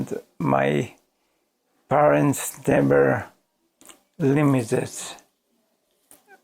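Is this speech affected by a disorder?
Yes: ALS.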